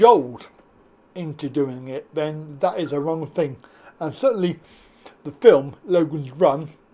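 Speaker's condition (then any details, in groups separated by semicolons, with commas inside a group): Cerebral palsy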